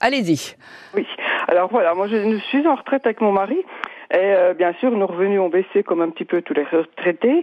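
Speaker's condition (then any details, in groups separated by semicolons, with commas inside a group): No condition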